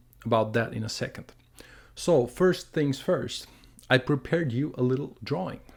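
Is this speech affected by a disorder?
No.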